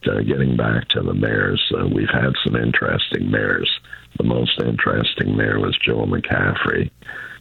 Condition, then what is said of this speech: Throat cancer. The most recent health issue I had was throat cancer, and it's affected my voice, of course.